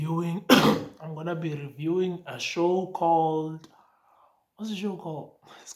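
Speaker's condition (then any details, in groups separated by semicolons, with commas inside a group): No condition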